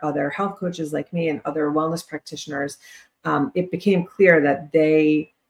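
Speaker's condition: No condition

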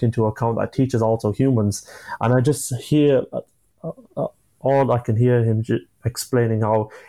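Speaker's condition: Stammering; stammer since childhood, early NHS speech and language therapy in group with others who stammer, told could never speak fluently; not a fluent speaker, openly admits stammer; blocks

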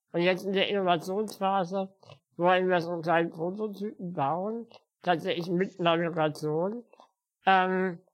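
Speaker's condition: Spinal muscular atrophy; uses wheelchair

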